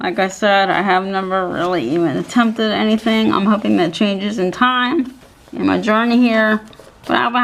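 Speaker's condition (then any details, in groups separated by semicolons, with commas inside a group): Cerebral palsy; physical handicap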